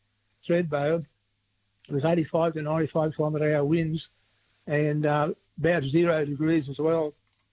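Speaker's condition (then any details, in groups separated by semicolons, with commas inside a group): Parkinson's; age 81, daily Parkinson's tablets in use for 50-60 years, about 20 tablets daily during recent trek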